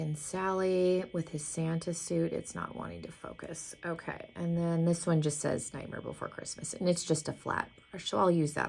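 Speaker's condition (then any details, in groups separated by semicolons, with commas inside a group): No condition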